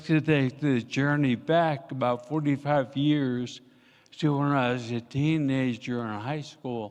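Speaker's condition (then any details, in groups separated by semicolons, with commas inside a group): Ataxia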